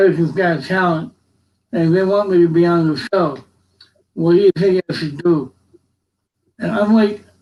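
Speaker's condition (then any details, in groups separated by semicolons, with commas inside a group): Cerebral palsy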